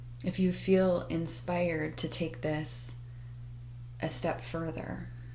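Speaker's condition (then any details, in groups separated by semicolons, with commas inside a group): No condition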